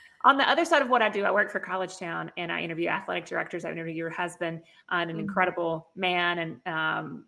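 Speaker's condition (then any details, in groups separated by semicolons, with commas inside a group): No condition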